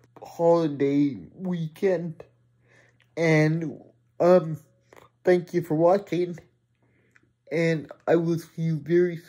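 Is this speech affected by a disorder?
Yes: athetoid cerebral palsy; speech, wheelchair.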